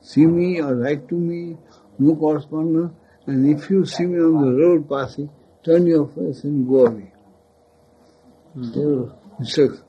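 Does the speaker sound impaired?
Yes: speech loss after head injury; head injury from car accident, unconscious after accident, speech lost after accident; very difficult to utter words, heavy speech, listeners say understandable.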